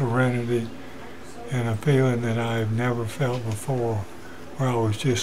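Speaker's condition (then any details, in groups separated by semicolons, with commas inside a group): Parkinson's; tremors in mouth, tongue, hands, arms, leg; serious tremors, medications ineffective, over 70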